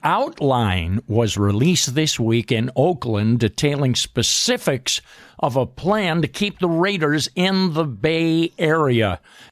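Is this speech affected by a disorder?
No.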